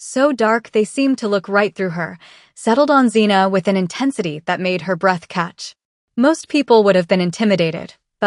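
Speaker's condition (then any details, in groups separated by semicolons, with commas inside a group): No condition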